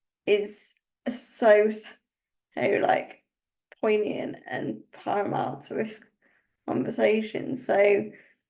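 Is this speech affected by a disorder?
Yes: cerebral palsy; uses wheelchair.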